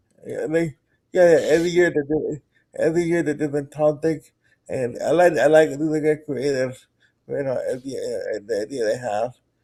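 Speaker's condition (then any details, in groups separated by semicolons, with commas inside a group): Cerebral palsy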